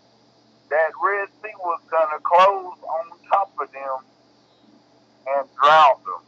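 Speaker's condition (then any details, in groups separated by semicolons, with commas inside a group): Cerebral palsy; bedbound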